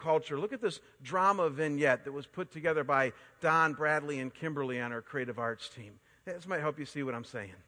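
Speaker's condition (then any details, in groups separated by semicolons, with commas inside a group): No condition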